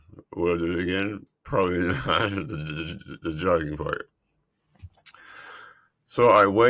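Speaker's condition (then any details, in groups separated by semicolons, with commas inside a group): Multiple system atrophy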